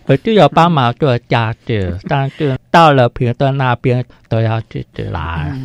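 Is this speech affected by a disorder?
Yes: hearing impairment; congenitally deaf, hearing aid, attended Shuanglian elementary hearing resource class, mainstream schools, uses spoken and sign language; wears hearing aid; spoken clarity below typical speakers, spoken language learned with difficulty in childhood.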